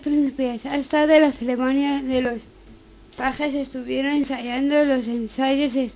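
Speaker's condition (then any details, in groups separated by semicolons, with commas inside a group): Down syndrome; reads news item aloud on live radio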